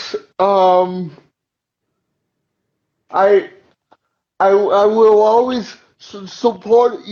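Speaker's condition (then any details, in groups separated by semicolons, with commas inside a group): Cerebral palsy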